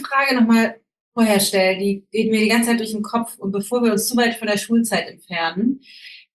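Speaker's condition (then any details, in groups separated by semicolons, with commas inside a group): No condition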